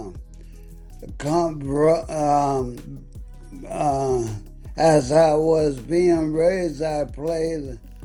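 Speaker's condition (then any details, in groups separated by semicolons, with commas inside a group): ALS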